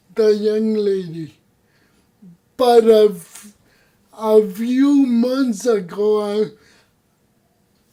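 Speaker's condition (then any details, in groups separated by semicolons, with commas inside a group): Cerebral palsy; voice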